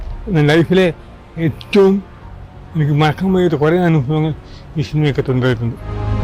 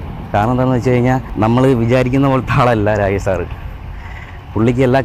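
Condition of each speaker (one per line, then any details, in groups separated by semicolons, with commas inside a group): Cerebral palsy; body weakened, incurable; speech hard for listeners, needed weeks to adjust
No condition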